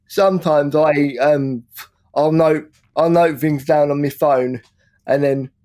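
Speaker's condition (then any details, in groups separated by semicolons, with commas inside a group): Cerebral palsy; from birth, oxygen lack, 10 weeks premature, heart defect, heart surgery at 9 weeks, wheelchair user; left side worse, no use of left hand, 90% right hand use, writes via Mac dictation; no real speech impediment except when drunk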